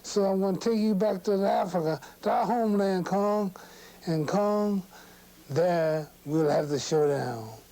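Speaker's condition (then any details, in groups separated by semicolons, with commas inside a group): Parkinson's syndrome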